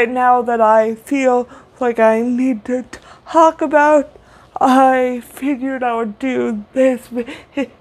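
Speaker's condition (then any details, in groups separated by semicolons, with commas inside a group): Cerebral palsy; speech affected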